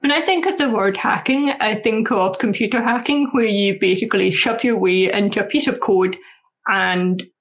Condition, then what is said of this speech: Deafness. But speaking and listening are the two areas I struggle with the most, and they are parts that I have to do work on.